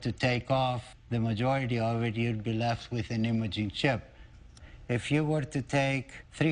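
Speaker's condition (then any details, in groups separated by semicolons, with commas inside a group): No condition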